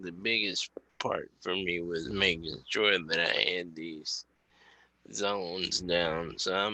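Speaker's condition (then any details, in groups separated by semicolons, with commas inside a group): Cerebral palsy; wheelchair user; slow operating things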